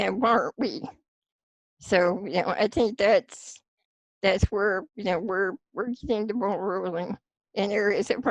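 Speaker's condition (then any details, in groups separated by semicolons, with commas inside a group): Spinal muscular atrophy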